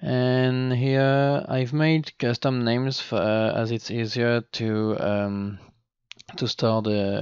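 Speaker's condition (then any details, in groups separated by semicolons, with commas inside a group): No condition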